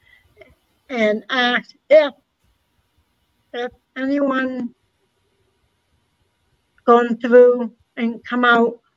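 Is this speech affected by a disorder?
Yes: hard of hearing, cochlear implant; does very well with implant, voicing sign language interpretation for deaf team.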